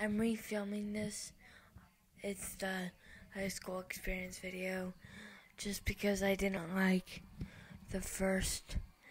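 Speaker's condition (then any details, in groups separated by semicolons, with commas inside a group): Cerebral palsy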